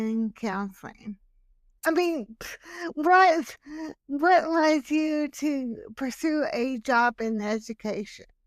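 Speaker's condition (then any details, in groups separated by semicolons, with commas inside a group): Hemiplegic cerebral palsy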